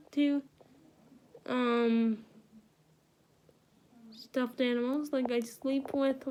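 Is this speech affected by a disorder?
Yes: cerebral palsy; wheelchair.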